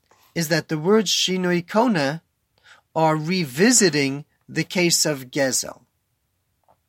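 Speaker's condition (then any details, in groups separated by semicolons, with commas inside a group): No condition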